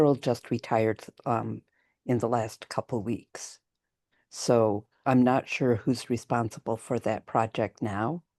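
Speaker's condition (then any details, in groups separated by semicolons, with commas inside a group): No condition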